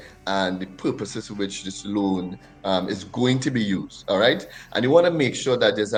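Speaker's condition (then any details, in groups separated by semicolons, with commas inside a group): No condition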